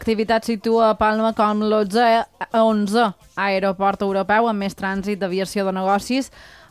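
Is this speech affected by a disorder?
No.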